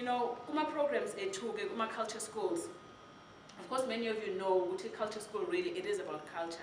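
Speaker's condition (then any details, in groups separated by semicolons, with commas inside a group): No condition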